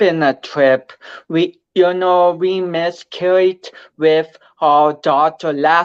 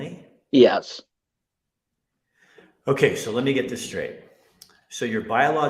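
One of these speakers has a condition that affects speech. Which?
The first: cerebral palsy; affects balance, speech, coordination; walks, bodybuilder.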